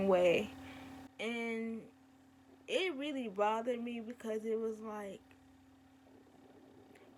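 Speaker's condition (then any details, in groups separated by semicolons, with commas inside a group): Cerebral palsy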